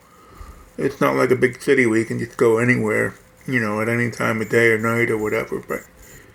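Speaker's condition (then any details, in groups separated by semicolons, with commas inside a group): Hearing loss; implant within last few years, hears much more speech, music enjoyed less, left ear not implanted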